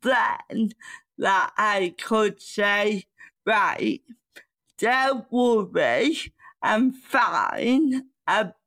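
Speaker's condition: Cerebral palsy; cerebral palsy since childhood

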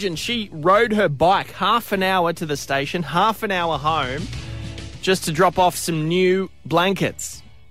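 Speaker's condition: No condition

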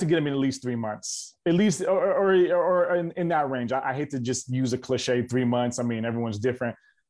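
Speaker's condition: No condition

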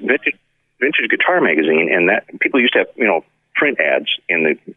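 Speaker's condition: No condition

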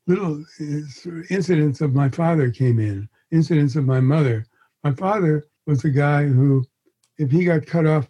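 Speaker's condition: Parkinson's disease; progressive

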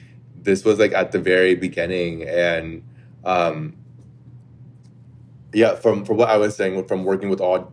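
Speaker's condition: Stutter; stutter since growing up, linked by speaker to speaking Vietnamese at home while attending American school; stutters when nervous, speaks very clearly and confidently about makeup; repeated sounds

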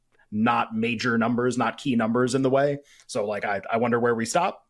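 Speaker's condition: No condition

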